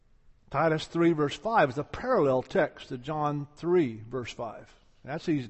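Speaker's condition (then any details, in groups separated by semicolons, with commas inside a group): No condition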